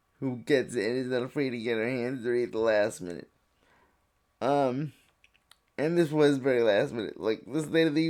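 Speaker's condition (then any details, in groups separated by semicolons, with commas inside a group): Cerebral palsy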